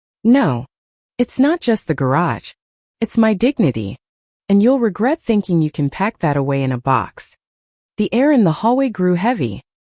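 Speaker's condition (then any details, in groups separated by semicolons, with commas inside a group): No condition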